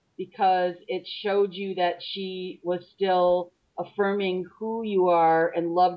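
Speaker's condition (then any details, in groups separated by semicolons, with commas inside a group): No condition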